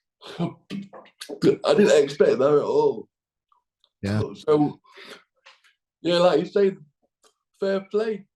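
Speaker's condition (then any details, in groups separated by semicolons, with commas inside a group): Cerebral palsy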